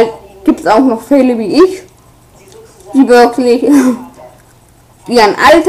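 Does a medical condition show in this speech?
Yes: infantile cerebral palsy.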